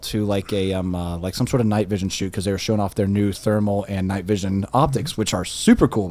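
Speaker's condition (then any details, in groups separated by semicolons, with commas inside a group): No condition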